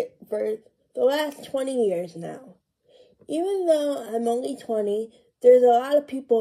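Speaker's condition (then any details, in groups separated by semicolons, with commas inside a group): Cerebral palsy; tight muscles, increased muscle tone; many years since onset, medication for muscle tone, therapy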